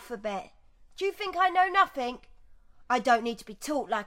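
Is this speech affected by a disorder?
No.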